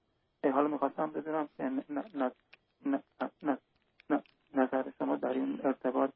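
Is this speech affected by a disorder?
Yes: stuttering; stuttering especially during university, seen by psychologists, called anxiety and fear, once fully gone one to two years; may stutter in important situations; stuttering at word onset per host; here repeated sounds.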